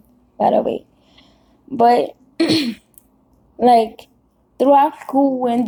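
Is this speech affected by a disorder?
Yes: cerebral palsy; caused by birth stroke.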